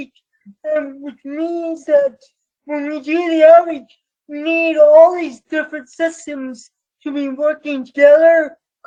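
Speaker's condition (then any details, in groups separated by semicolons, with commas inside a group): Cerebral palsy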